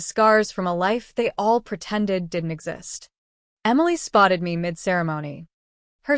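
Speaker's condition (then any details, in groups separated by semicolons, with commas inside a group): No condition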